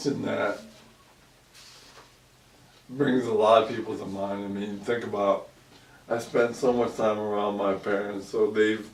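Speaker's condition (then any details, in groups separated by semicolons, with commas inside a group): ALS; about 2 years since onset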